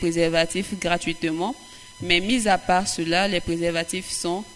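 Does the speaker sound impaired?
No.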